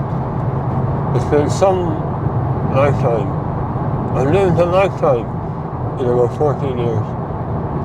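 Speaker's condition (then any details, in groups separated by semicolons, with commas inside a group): Mouth cancer surgery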